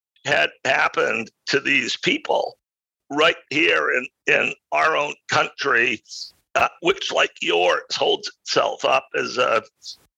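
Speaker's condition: Spasmodic dysphonia; over a decade since onset

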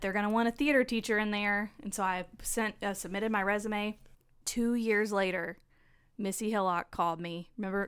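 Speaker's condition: No condition

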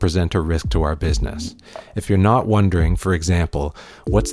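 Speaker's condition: No condition

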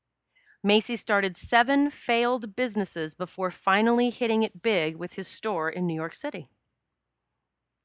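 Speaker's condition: No condition

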